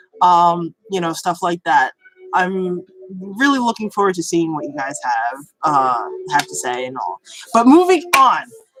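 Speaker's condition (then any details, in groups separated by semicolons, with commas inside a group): No condition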